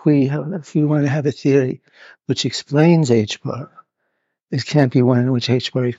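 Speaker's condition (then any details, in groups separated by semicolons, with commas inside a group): Parkinson's; needs to move about while filmed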